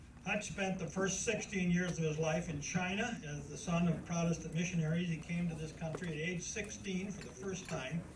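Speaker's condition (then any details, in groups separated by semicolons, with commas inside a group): No condition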